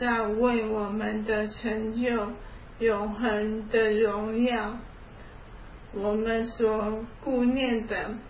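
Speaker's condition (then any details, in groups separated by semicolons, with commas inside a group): ALS; onset about three years ago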